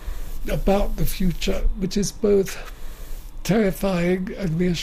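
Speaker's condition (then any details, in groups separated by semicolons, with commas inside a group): Motor neuron disease; wheelchair user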